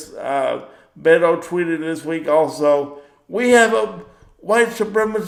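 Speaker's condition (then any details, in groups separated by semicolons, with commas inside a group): Cerebral palsy; power wheelchair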